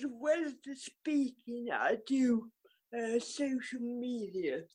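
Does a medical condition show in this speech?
Yes: cerebral palsy; could not jump.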